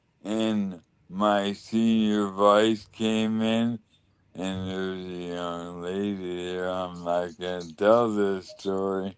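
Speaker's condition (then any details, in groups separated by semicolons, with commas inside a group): ALS; one leg affected, leg brace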